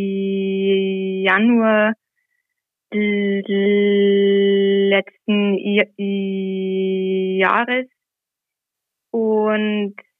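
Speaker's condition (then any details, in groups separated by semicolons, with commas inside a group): Stuttering; covert stuttering, noticed around age 10, hidden until age 21; no longer hiding stuttering, regularly reads gospel or epistle aloud as church lector; reading aloud not stutter-free, anticipates problem words, once hid by word switching and fillers, avoided t-words at school; prolonged sounds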